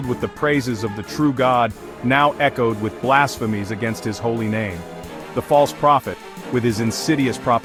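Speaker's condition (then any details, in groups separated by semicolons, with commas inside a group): No condition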